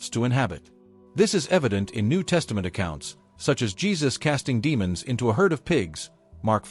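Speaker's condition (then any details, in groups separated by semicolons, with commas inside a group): No condition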